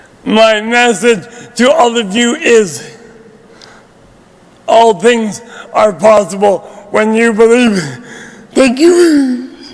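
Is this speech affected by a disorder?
Yes: traumatic brain injury.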